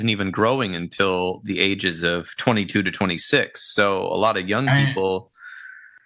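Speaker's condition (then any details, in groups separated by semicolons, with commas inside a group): No condition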